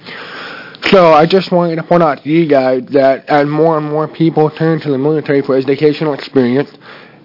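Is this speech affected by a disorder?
Yes: deafness.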